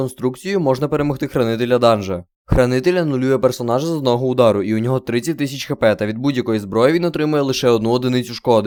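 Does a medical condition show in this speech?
No.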